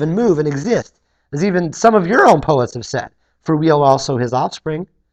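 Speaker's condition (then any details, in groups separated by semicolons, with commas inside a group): No condition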